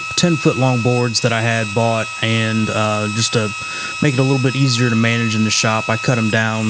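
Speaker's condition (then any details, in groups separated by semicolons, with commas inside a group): No condition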